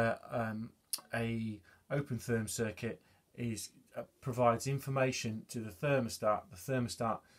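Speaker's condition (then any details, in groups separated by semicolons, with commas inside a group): No condition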